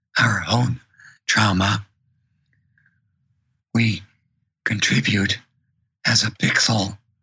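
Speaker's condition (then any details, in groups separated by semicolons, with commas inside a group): Vocal cord paralysis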